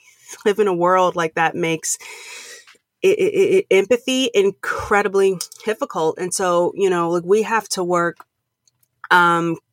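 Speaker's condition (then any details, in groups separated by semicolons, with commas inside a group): Stuttering; lifelong stutter since grade school, past speech therapy, public speaking since 2014 as fear exposure; comfortable speaking publicly while stuttering, still concerned about stuttering on conference calls; trouble saying own name, avoided phone calls and talking, speaks freely while stuttering; repeated sounds, blocks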